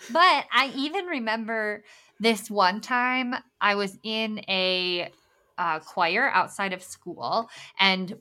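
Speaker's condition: Bilateral cleft lip and palate; congenital

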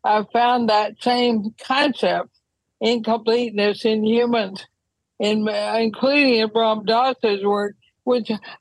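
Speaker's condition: ALS; wheelchair use when traveling

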